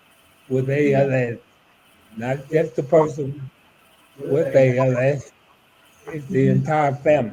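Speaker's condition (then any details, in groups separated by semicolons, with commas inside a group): ALS; about eight years since diagnosis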